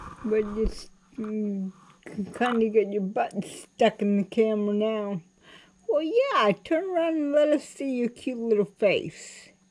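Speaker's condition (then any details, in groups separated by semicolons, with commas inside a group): Cerebral palsy; cannot walk, crawls to get around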